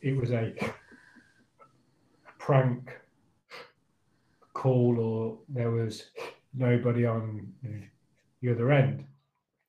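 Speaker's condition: Stammer; stammer since childhood, hard reading aloud at school, phone calls, ordering train tickets, phone callers hung up thinking prank call; still stammers, lockdown impacted stammer, had mask made saying i stammer, you'll have to wait; sound, word and phrase repetitions, part-word repetitions, fillers like um and uh; repeated words, blocks

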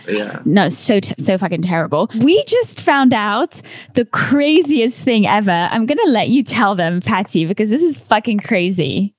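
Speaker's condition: No condition

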